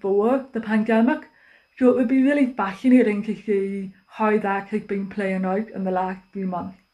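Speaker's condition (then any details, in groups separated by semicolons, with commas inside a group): Deafness; cannot use telephone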